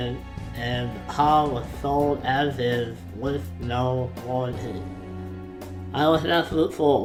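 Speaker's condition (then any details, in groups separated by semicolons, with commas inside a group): Facial palsy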